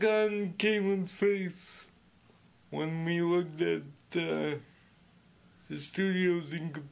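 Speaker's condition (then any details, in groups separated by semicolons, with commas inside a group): Speech impediment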